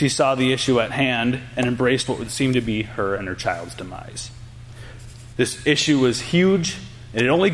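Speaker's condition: No condition

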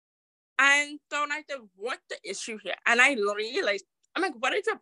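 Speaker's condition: Deafness

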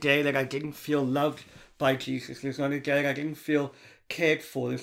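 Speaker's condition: Cleft palate (Pierre Robin syndrome); congenital Pierre Robin syndrome, severe cleft palate, underdeveloped chin, nasal passages, ear, nose and throat affected, hearing problems; delayed speech development, audible speech impediment, listeners often ask for repetition

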